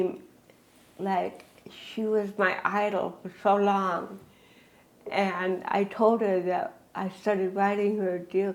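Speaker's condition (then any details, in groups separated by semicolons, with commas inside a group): Cerebral palsy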